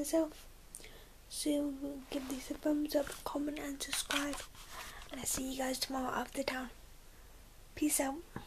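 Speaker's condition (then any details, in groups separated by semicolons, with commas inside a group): Cerebral palsy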